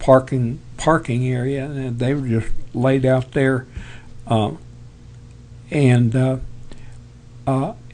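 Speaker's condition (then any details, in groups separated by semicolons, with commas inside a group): Parkinson's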